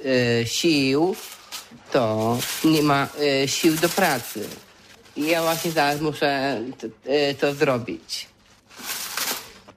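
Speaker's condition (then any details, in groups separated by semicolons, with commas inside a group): Down syndrome; sometimes forgets things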